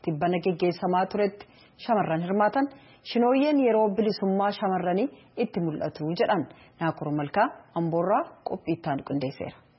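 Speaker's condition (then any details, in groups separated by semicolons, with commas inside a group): No condition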